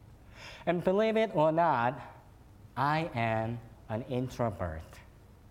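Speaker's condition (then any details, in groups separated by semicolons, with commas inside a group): Cleft lip and palate; fed formula and cow milk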